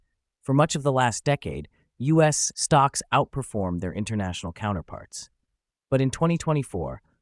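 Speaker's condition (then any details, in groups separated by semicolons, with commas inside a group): No condition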